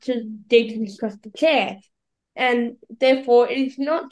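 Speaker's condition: Cerebral palsy; battery-powered wheelchair user

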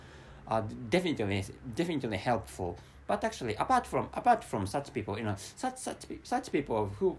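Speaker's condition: Stuttering; often stutters, self-described poor speaker, non-native English speaker, some listeners call English pronunciation clear, good; repeated sounds, repeated words

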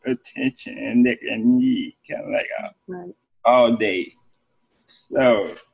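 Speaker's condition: Cerebral palsy; therapists involved in upbringing

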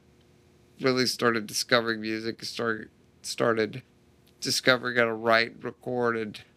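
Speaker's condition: Duchenne muscular dystrophy; still progressing

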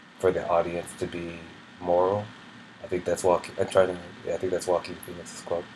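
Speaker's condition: No condition

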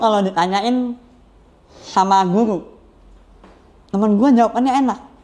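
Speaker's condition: Cleft lip (sumbing); voice affected, speech unclear by own account, concern about phone calls

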